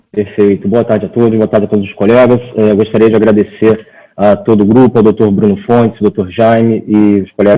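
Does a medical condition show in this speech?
No.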